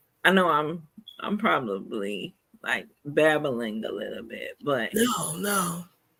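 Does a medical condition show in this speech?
Yes: cerebral palsy.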